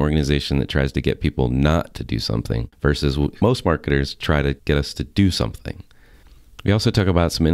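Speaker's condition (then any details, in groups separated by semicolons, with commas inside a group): No condition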